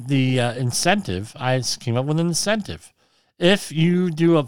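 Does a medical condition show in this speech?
Yes: cleft lip and palate.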